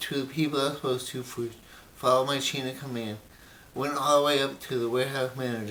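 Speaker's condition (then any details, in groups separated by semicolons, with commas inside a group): Brain injury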